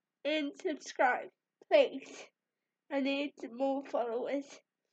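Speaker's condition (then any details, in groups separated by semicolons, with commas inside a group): Cerebral palsy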